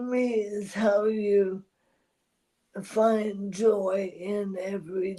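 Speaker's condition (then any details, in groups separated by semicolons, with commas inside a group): ALS; voice strains with talking, needs voice rest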